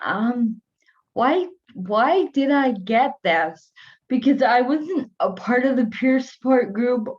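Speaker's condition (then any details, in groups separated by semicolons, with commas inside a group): Cerebral palsy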